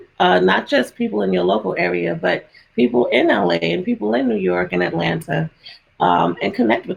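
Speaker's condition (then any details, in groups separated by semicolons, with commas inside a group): No condition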